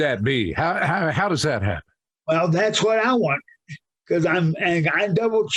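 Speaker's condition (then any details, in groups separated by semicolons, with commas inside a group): Cerebral palsy, severe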